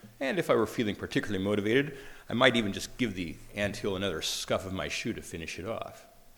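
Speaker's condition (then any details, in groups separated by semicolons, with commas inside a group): No condition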